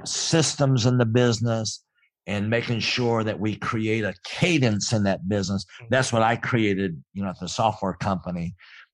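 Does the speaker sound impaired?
Yes: cleft palate; congenital cleft palate, present from birth; speech sounded different in childhood, stuttered when nervous as child, afraid of speaking up.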